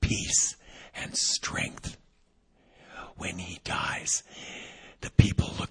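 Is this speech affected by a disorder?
Yes: vocal cord paralysis, unilateral.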